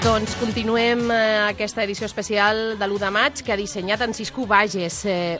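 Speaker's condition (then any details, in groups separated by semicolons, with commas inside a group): No condition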